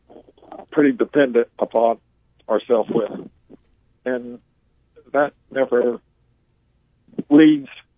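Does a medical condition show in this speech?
Yes: ALS; at least 17 years since onset; able to speak and communicate clearly, slower pace, communicating takes more time due to ventilator.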